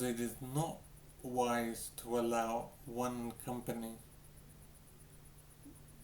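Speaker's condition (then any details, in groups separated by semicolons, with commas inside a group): Brain injury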